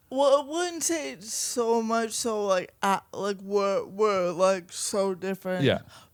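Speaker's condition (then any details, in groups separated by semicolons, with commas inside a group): Cerebral palsy; mild, mainly affects speech and fine motor skills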